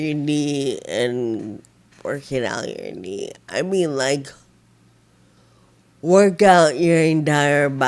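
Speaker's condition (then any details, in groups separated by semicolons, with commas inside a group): Friedreich ataxia; progressive nerve damage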